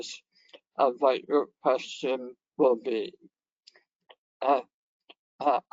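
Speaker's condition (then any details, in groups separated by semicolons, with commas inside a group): Head and neck cancer; cancer survivor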